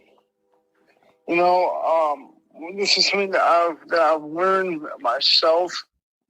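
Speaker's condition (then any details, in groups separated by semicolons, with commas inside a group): Mild cerebral palsy; speech impediment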